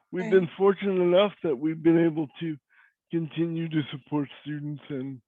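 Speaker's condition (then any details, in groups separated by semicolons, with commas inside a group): Cerebral palsy; cannot walk; voice is different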